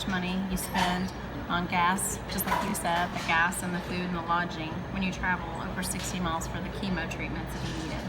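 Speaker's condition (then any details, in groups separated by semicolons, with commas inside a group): No condition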